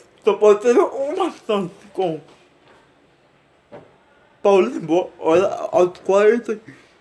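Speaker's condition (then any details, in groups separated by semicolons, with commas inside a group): Cerebral palsy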